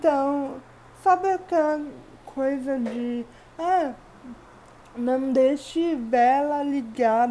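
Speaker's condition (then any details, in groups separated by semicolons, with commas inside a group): Cerebral palsy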